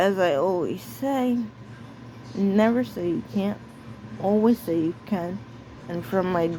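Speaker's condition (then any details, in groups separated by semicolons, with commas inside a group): Cerebral palsy; sounds out of breath after therapy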